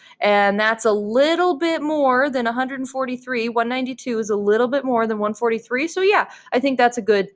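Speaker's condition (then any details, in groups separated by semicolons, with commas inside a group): No condition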